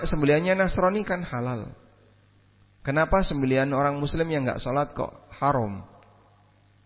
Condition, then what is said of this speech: No condition.